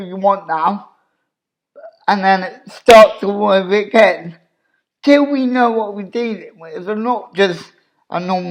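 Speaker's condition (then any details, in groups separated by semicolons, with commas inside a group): Cerebral palsy; obvious speech impediment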